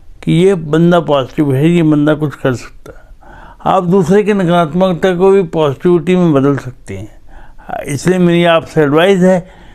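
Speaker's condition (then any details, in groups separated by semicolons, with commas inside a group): Cerebral palsy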